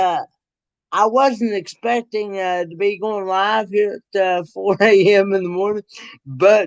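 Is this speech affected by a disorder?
Yes: cerebral palsy; present since birth.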